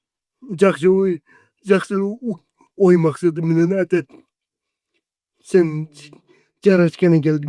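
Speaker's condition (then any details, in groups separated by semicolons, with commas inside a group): Cerebral palsy; 40 years with condition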